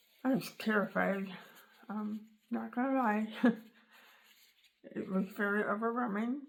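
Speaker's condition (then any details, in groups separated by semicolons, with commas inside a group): Tongue cancer surgery; near-total tongue removal, jaw and mouth floor removed, thigh-flap reconstruction; tongue immobile, tracheostomy, feeding tube, chemoradiation upcoming; cannot form words with tongue, relearning speech and swallowing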